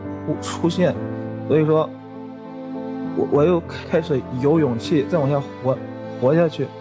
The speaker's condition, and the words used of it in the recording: Stuttering. 跟不管是跟朋友、家人也好，说话都有点结巴。